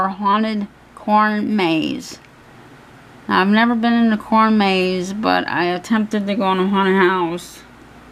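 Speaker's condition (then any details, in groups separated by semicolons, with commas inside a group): Cerebral palsy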